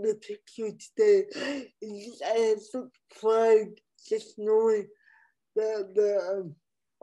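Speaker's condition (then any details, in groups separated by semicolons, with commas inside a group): Cerebral palsy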